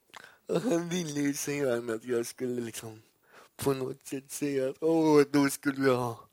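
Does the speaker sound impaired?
Yes: cerebral palsy; great difficulty saying some words such as stockholm, much improved through practice.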